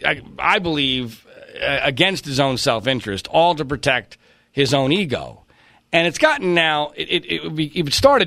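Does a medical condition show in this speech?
No.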